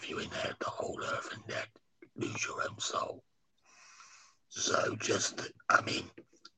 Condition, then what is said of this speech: Laryngectomy. So I don't know how you managed to do street preaching without a voice, but somehow you manage it.